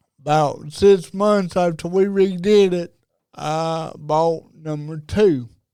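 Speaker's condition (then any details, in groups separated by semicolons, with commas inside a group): Cerebral palsy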